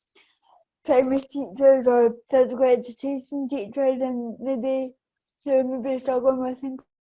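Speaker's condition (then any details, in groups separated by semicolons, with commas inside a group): Cerebral palsy; affects balance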